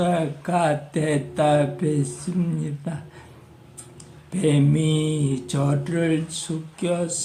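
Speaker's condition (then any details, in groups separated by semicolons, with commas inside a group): Parkinson's disease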